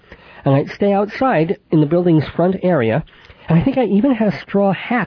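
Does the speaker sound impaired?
Yes: cleft palate with lisp, cleft lip and palate, mild; age 39, about 39 years since infant operations.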